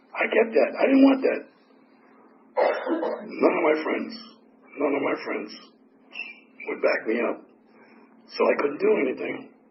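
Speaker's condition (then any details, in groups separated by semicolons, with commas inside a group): Tracheotomy; tracheotomy for 4 years, 8 surgeries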